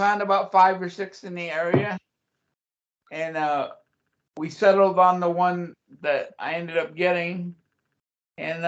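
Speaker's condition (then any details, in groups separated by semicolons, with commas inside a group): Cerebral palsy; since childhood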